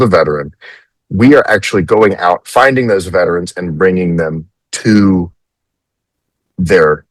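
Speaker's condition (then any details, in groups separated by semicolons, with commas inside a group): No condition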